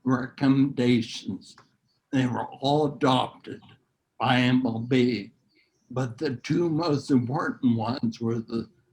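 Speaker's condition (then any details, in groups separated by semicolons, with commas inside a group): Neurological disease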